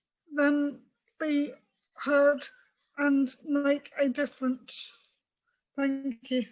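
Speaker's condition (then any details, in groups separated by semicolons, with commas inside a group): Cerebral palsy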